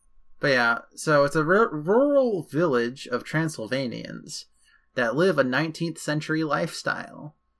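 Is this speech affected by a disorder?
No.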